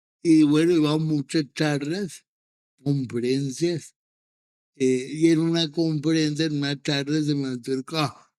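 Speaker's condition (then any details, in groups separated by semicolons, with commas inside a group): Cerebral palsy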